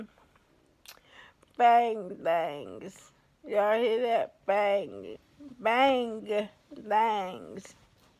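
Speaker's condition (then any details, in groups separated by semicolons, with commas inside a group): ALS; affects hands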